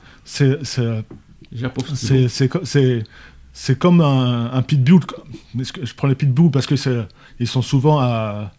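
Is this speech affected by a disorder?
Yes: stuttering; possibly partly from epilepsy, large tongue scar from frequent tongue biting in seizures; concentrates hard to remain intelligible to everyone; here repeated sounds, repeated words, prolonged sounds.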